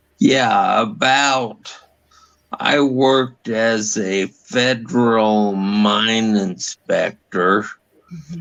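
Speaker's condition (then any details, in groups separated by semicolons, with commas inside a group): ALS; diagnosed about six and a half years ago; effect audible in voice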